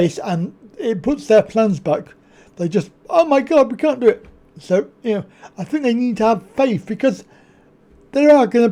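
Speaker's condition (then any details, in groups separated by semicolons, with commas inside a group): Cerebral palsy; back surgery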